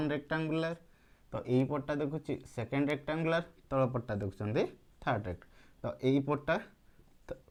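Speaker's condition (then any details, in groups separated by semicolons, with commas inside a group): No condition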